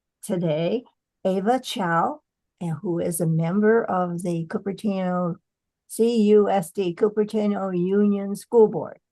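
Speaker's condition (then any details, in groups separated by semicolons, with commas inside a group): No condition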